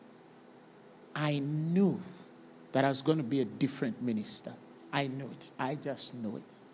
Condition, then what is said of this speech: No condition.